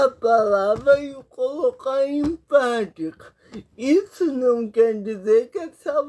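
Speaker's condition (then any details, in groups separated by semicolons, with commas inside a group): Paralysis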